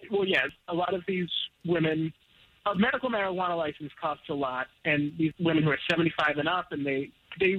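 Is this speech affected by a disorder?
No.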